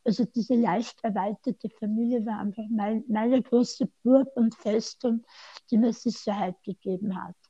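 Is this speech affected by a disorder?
Yes: tongue cancer surgery; right tongue edge tumour into oral arch, HPV-linked, surgery then chemoradiation; onset nine years ago, considered cured; somewhat impaired, fast, may be unclear.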